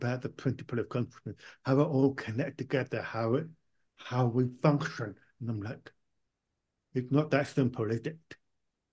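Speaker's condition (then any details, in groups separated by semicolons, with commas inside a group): Profound deafness, born profoundly deaf, cochlear implant; cochlear implant about 20 years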